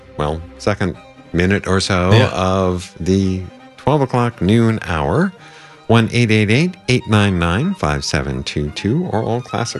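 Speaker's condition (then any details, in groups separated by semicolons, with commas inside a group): No condition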